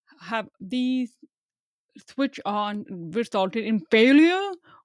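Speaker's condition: Hearing loss; same audiologist firm for 25 years

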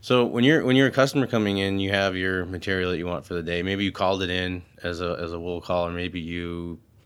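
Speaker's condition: No condition

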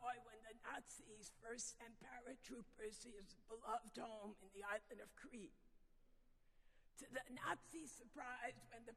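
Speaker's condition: Vocal dysphonia; lost singing ability

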